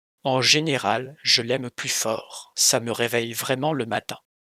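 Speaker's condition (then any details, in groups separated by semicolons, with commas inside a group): No condition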